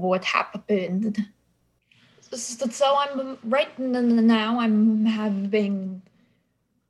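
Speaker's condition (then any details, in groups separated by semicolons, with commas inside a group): Stutter after mini-stroke; stutter since age 20, likely COVID-related mini-stroke, stroke unconfirmed on imaging, neurodeficits; speech problems began days before recording, recently hospitalized, brain fog, speech therapy suggested; word-finding problems, trouble getting words out; repeated sounds, prolonged sounds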